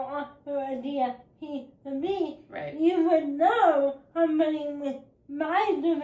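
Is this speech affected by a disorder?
Yes: cerebral palsy, spastic.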